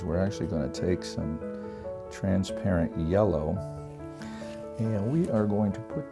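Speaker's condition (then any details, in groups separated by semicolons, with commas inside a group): No condition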